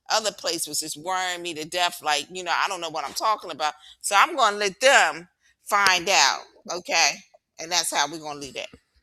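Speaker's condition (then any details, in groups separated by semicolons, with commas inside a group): No condition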